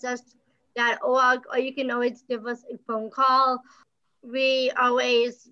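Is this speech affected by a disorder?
Yes: Down syndrome.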